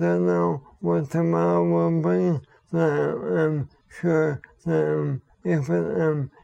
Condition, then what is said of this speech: ALS (motor neuron disease). There's so much I want to do and say, and the disease makes it hard to do.